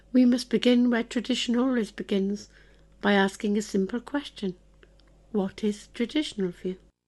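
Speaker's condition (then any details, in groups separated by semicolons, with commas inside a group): No condition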